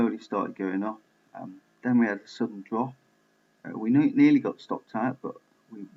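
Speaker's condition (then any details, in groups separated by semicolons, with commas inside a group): No condition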